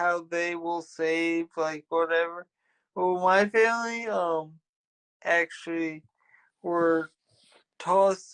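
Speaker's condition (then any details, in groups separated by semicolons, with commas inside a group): Traumatic brain injury; ongoing therapy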